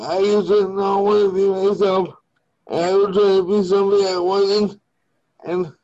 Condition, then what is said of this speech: Cerebral palsy. But with you, it's the same thing. You're speaking very, very nice, very well, and to me, it's great.